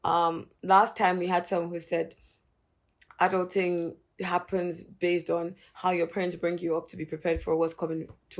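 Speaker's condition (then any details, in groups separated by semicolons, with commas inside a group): No condition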